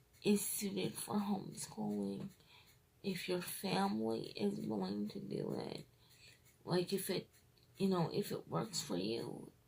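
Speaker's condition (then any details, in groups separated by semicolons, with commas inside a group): Cerebral palsy, triplegia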